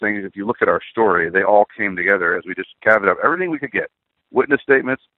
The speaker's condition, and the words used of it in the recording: None; typical speech.